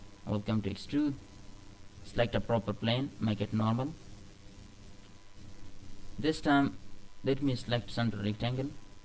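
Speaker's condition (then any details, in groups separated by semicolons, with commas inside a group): No condition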